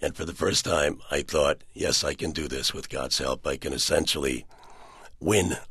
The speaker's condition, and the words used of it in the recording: Laryngectomy. I had a trach for a very long time, but my voice has improved.